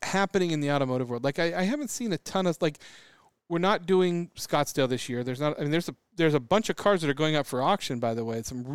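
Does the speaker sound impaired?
No.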